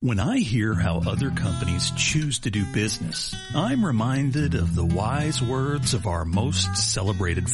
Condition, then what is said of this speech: None; typical speech.